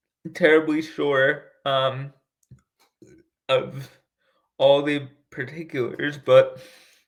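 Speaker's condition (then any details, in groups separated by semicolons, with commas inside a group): Cerebral palsy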